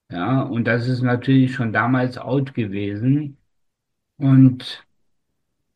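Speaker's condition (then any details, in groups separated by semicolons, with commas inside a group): Spastic tetraparesis; umbilical cord around neck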